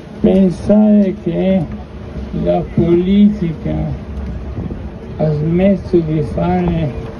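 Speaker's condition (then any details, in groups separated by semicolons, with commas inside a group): ALS; bulbar form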